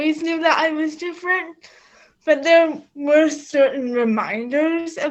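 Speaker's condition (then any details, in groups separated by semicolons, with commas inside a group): Cerebral palsy; quadriplegic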